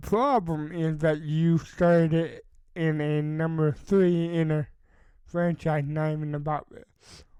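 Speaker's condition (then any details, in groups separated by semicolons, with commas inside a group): Cerebral palsy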